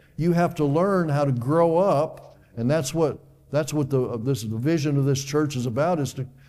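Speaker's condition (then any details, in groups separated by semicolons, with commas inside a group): No condition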